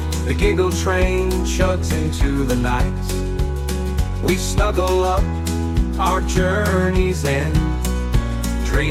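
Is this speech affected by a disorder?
No.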